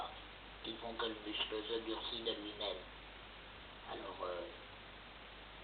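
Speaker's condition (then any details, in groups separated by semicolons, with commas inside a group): Total laryngectomy; laryngeal cancer, total laryngectomy, neck muscle removed; 15 months since laryngectomy, prior chemotherapy and radiotherapy; difficulty swallowing before diagnosis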